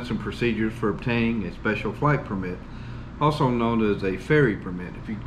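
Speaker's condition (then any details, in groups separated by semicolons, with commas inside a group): No condition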